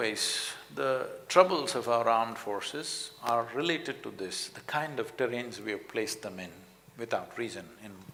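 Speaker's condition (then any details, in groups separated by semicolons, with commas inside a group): No condition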